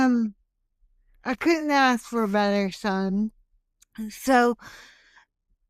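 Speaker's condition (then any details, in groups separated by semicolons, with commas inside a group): Hemiplegic cerebral palsy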